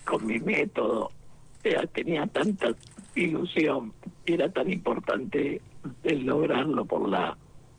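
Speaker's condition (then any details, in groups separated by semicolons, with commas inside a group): Laryngectomy, esophageal speech; esophageal voice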